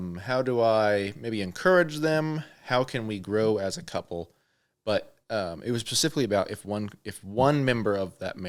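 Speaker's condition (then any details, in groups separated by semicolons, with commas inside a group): No condition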